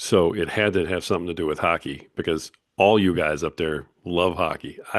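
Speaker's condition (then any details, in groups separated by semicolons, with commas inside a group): No condition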